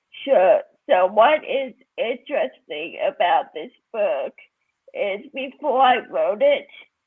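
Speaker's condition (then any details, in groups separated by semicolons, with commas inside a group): Cerebral palsy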